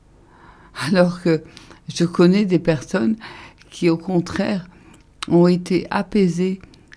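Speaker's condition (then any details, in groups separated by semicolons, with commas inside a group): ALS (Charcot's disease); breathing difficulties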